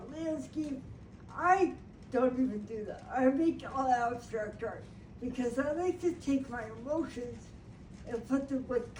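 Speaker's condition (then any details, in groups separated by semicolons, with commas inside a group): Brain injury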